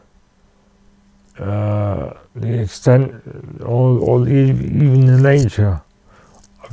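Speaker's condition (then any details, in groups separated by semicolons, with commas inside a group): Cerebral palsy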